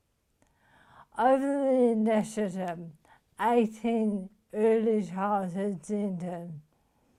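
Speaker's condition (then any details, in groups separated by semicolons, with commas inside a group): Motor neuron disease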